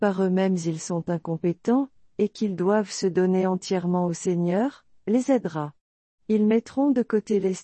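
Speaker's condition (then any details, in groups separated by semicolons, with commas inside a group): No condition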